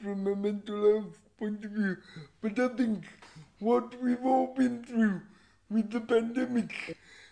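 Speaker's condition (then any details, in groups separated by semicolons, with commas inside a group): Cerebral palsy; born 12 weeks premature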